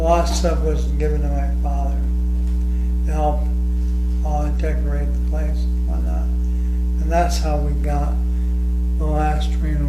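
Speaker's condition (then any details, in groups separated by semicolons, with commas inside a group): ALS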